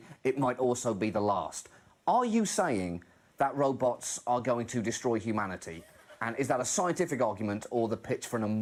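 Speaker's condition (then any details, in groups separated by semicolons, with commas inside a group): No condition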